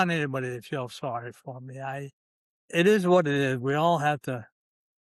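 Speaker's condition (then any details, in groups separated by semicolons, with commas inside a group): ALS; limb onset; possibly slow progressor; can still talk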